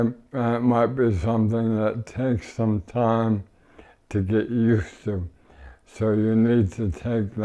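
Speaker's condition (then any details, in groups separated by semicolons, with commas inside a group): ALS; no tracheostomy, power wheelchair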